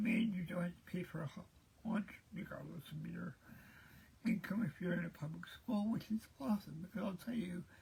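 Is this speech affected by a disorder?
Yes: cerebral palsy; present since birth.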